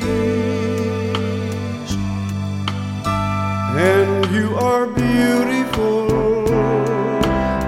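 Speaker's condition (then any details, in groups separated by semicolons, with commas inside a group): No condition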